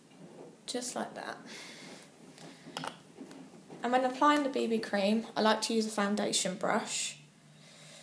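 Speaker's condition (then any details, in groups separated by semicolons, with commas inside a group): No condition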